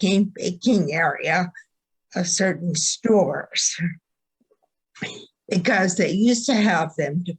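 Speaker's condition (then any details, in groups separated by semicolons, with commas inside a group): Ataxia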